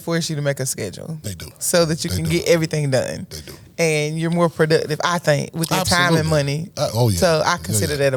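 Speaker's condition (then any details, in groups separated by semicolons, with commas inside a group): No condition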